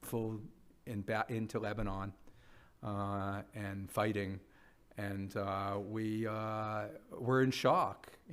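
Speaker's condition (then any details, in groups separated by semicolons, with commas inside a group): No condition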